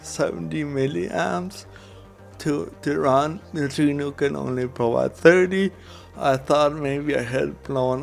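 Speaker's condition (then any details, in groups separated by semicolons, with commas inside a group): Cerebral palsy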